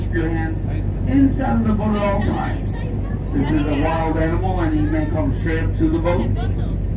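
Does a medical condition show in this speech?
No.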